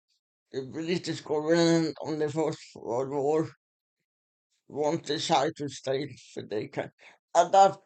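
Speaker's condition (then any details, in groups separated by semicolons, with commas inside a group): Muscular Parkinson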